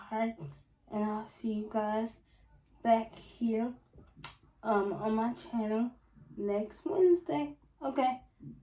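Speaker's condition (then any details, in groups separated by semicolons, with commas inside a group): Spastic quadriplegic cerebral palsy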